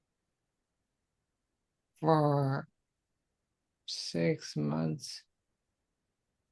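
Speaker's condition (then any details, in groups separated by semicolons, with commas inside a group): Multiple sclerosis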